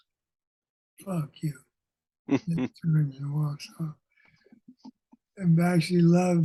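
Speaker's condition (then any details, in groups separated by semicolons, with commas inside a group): Parkinson's disease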